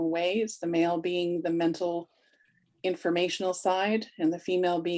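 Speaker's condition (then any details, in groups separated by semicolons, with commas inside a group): No condition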